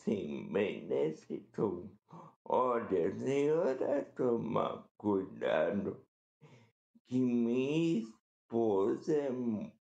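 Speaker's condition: Cerebral palsy; present from birth

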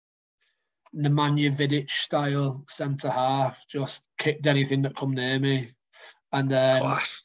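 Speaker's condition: Stammer; covert stammer since childhood, possible genetic link via cousin with stammer, worsened by negative reinforcement; recently completed McGuire Program, control pretty good, uses block release and costal breathing; blocks with lips shut, tension on end sounds, falls apart on certain words and sounds, surname hard; prolonged sounds

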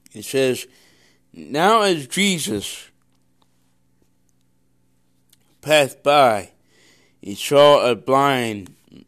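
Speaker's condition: Cerebral palsy; wears glasses

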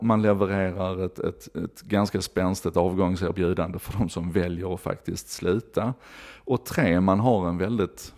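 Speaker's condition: No condition

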